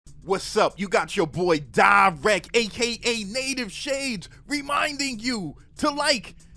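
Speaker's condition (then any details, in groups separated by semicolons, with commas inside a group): No condition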